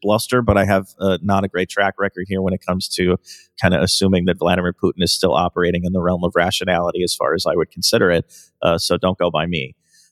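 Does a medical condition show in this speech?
No.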